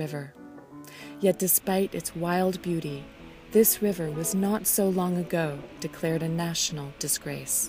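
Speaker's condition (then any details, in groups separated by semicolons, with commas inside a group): No condition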